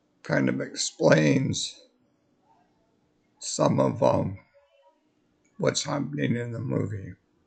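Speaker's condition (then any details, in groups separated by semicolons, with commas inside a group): Multiple sclerosis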